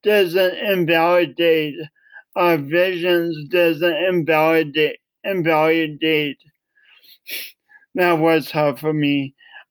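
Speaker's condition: Cerebral palsy; oxygen loss at birth, coordination differences, yoga for ten years helping relaxation; affects voice, speech impediment

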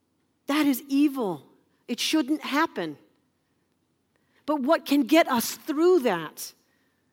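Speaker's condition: No condition

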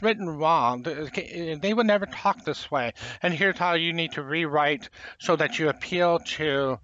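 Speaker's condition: Profound hearing loss, congenital

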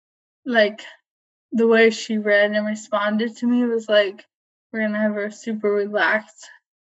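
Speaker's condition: ALS, limb onset; not bulbar onset

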